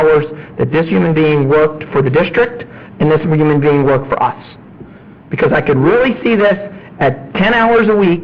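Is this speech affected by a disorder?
No.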